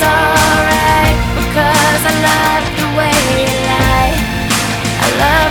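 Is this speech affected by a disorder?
No.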